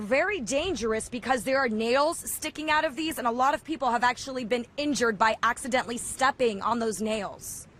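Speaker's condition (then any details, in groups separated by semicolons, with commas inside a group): No condition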